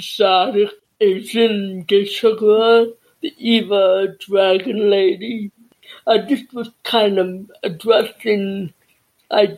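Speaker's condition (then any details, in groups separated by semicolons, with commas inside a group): Deafness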